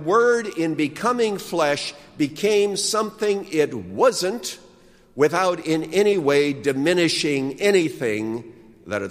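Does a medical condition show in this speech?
No.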